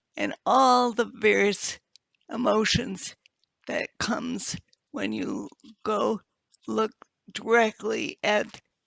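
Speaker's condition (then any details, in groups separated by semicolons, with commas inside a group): Multiple sclerosis; quadriplegic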